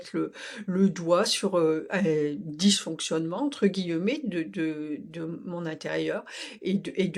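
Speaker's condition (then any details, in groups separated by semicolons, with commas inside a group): No condition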